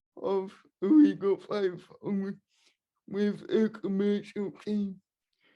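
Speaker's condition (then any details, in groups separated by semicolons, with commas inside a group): Cerebral palsy, spastic and dyskinetic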